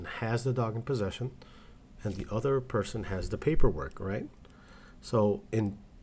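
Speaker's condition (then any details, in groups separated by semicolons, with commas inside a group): No condition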